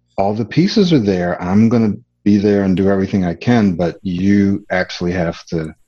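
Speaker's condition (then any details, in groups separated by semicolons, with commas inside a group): No condition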